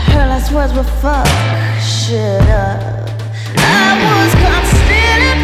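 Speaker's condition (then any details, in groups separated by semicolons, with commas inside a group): No condition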